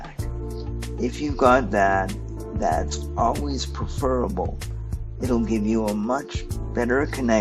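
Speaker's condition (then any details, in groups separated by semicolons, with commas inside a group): Cerebral palsy; stiff muscles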